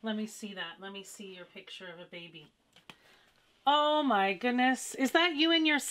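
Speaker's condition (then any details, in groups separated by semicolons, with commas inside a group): No condition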